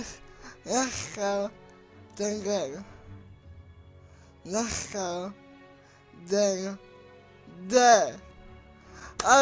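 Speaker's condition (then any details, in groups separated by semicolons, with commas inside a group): Cerebral palsy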